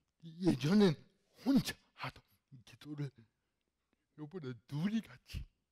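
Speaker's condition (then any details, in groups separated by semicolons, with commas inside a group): Cerebral palsy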